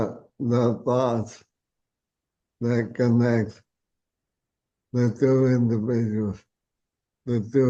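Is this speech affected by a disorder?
Yes: ALS.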